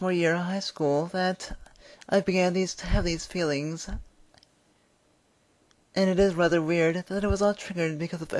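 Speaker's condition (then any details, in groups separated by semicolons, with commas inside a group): Cerebral palsy; Ilizarov leg operation, right hip displacement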